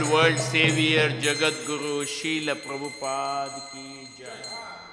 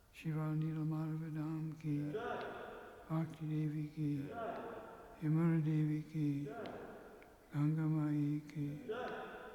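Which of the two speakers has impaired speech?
The second: Parkinson's.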